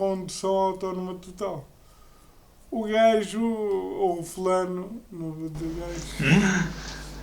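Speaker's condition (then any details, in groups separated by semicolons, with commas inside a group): Cerebral palsy; uses a wheelchair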